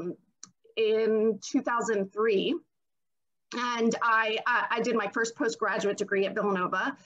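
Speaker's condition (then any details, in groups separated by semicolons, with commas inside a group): No condition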